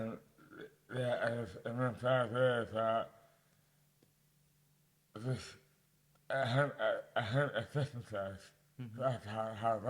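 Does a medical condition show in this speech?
Yes: dystonia; mouth impairment affects speech.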